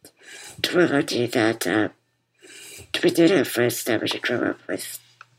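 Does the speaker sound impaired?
Yes: muscular dystrophy; form of muscular dystrophy diagnosed as toddler, wheelchair user, relies on others for most daily activities; wears bipap machine to help breathe during conversation; bipap machine audible throughout conversation.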